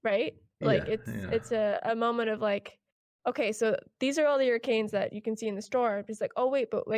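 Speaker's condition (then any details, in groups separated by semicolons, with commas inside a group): No condition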